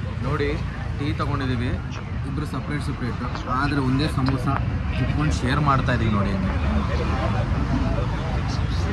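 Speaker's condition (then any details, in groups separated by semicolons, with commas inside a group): No condition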